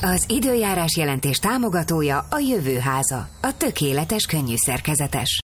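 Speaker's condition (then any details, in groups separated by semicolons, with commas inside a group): No condition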